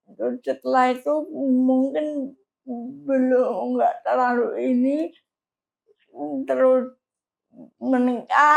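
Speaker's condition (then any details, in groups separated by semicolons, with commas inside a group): Cerebral palsy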